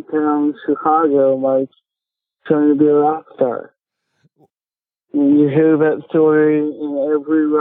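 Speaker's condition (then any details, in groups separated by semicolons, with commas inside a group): Cerebral palsy; from birth, entire left side paralyzed; speech affected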